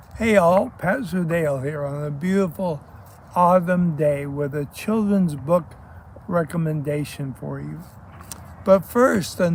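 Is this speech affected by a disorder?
Yes: ALS.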